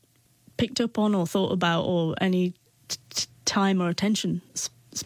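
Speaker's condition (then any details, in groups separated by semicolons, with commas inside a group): Stammer, mild; covert stammer, onset about age 6 around starting school, childhood speech therapy focused on fluency; still stammers as adult, still hides it; hidden by word substitution and avoidance, often not speaking, fluent in silly voice, accent, singing, unison; repeated sounds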